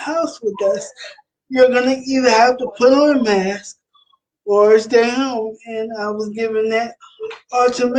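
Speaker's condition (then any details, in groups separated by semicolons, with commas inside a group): Cerebral palsy; spastic quadriplegic, all four limbs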